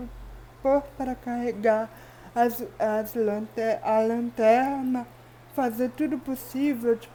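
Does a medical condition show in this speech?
Yes: cerebral palsy.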